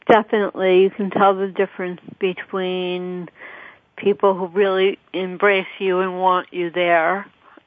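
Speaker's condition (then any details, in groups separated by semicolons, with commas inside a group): Cerebral palsy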